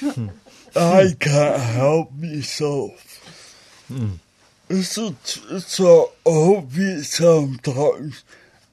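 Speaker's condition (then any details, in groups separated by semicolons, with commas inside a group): Stroke with aphasia; acquired brain injury from stroke, disability mostly in brain controlling muscles, balance issues, walks funny; talks funny, a bit of aphasia, thinking fine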